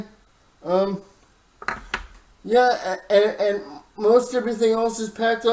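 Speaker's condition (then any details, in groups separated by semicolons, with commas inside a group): Cerebral palsy, spastic diplegia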